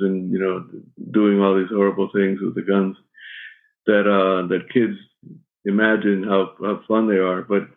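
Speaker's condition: Parkinson's; shaky voice, may stumble on words

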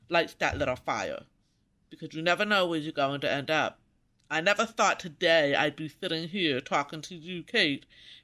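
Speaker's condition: Profound deafness, congenital rubella deafness

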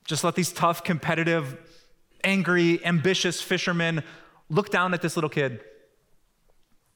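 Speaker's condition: No condition

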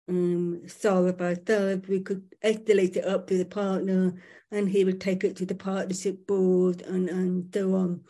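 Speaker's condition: Profoundly deaf, born profoundly deaf

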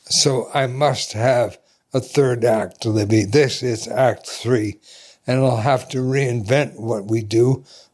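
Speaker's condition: ALS; does better as the day progresses

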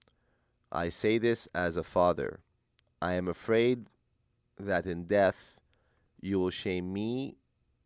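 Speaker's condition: No condition

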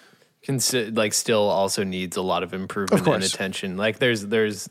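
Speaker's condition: No condition

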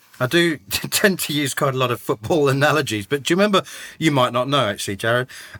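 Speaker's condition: No condition

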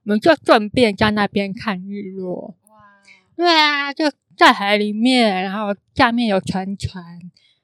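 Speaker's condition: Congenital hearing impairment; can sound sing-song

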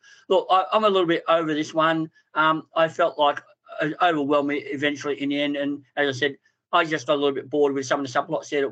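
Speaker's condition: Cleft palate and lip; congenital, 14 years in and out of Royal Children's Hospital, plastic surgery, dental work; speech therapy in childhood at Royal Children's Hospital

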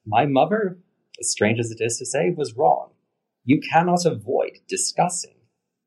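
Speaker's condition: No condition

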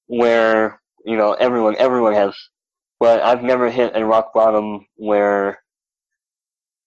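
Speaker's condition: Cleft lip and palate; rare congenital defect like Rudy Garcia's, malformed legs, double amputee, over 20 operations by age 6

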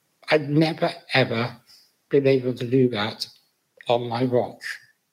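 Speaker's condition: Muscular dystrophy; uses Apple voice control and dictation

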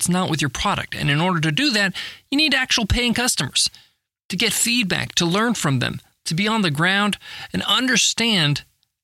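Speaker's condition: No condition

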